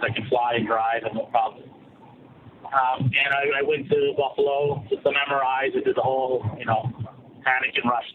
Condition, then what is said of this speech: No condition.